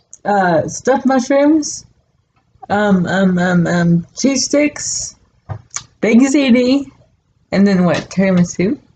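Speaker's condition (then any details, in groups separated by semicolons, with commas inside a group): Cerebral palsy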